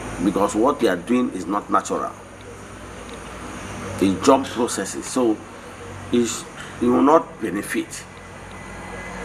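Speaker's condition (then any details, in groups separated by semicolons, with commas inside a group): No condition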